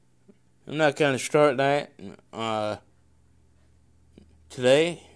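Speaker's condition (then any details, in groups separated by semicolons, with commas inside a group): Cerebral palsy; congenital, no known medical cause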